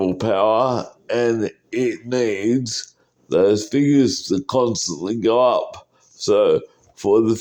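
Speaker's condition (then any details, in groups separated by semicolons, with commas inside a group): Cerebral palsy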